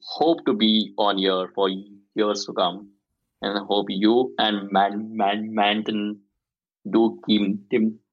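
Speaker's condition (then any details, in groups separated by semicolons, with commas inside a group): Stuttering; may block on some words; repeated sounds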